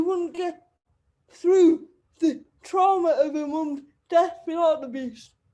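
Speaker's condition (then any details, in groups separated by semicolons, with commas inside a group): Cerebral palsy; wheelchair user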